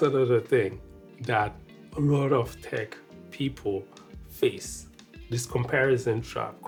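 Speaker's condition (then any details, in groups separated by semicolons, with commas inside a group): No condition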